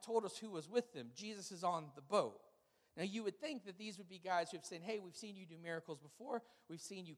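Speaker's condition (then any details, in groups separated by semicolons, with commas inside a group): No condition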